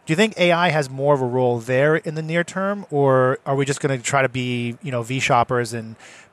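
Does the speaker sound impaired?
No.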